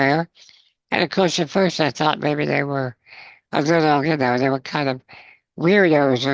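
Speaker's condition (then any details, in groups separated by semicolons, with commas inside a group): Spinal muscular atrophy, congenital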